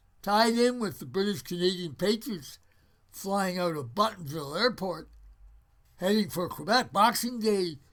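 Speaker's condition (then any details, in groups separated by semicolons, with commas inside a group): Parkinson's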